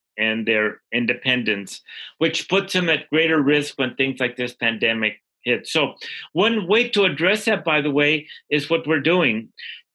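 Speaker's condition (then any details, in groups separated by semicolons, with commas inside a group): No condition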